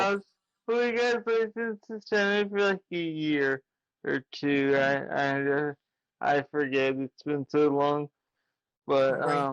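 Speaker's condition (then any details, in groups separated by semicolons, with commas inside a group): Traumatic brain injury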